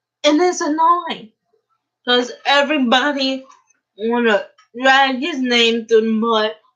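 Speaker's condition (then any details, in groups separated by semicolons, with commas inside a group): Cerebral palsy; uses a wheelchair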